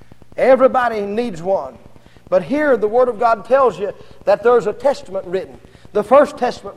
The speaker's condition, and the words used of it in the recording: None; typical speech.